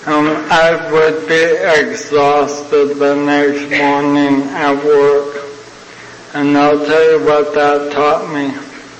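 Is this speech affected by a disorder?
Yes: ALS (Lou Gehrig's disease); terminal, young onset, first sign abnormal walking; sounds like having had a couple of drinks.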